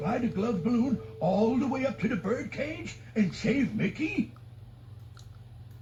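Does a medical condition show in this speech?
No.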